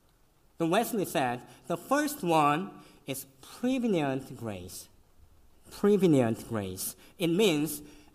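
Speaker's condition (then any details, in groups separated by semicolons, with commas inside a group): Cleft lip and palate; congenital, severe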